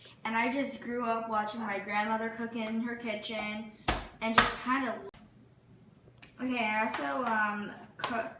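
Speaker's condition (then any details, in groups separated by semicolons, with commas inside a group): No condition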